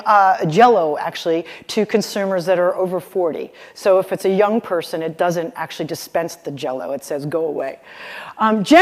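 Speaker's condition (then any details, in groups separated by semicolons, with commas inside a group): No condition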